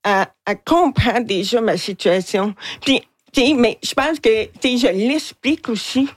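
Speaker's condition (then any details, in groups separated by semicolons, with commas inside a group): Deafness with cochlear implant; implant removed at night and kept in dehumidifier box, no hearing without implant, most of family deaf; hard to tell who is speaking, own singing described as not very nice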